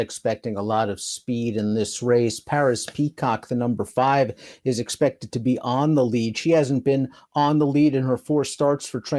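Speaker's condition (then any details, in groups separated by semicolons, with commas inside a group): No condition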